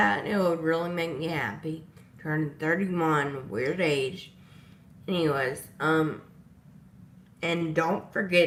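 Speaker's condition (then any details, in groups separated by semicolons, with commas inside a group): Disability causing slurred speech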